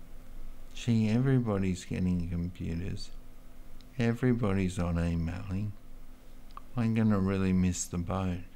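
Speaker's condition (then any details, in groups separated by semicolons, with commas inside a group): Multiple sclerosis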